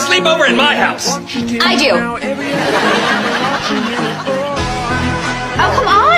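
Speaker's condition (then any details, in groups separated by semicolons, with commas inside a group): No condition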